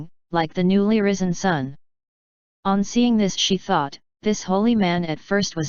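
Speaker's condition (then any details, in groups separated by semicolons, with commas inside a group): No condition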